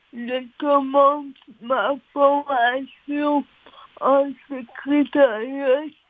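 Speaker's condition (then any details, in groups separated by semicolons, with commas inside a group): Cerebral palsy; since birth, oxygen loss to brain during delivery, all four limbs affected, walks slowly, spasms; speech affected, listeners must pay attention to follow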